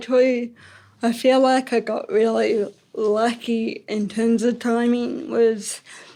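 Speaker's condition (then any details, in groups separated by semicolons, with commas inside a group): Ataxic cerebral palsy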